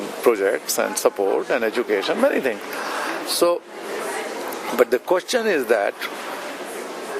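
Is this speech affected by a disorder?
No.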